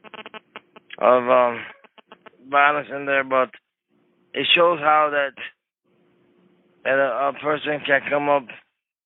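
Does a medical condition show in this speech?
Yes: cerebral palsy; wheelchair user.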